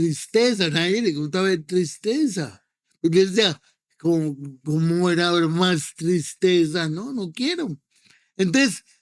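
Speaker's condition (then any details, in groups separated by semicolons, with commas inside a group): Cerebral palsy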